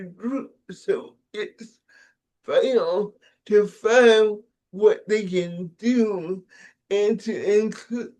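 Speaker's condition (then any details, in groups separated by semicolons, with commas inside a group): Cerebral palsy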